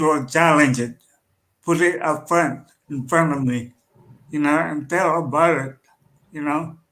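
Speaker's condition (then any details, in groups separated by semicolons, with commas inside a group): Cerebral palsy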